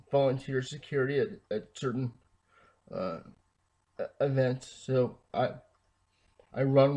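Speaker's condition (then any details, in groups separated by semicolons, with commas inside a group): Cerebral palsy, spastic diplegia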